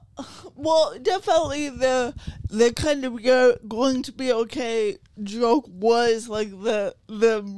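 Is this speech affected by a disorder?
Yes: cerebral palsy.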